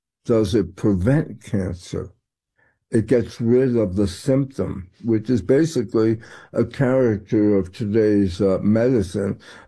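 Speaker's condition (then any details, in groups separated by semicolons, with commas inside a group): Tongue cancer; first signs hearing problems and ear pain, seen by ear nose throat doctor, throat scan malignant, later scan benign tumor; slurred speech noted by host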